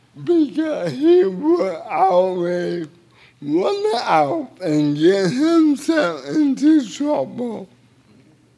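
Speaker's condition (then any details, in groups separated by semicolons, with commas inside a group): Cerebral palsy; speech a little unclear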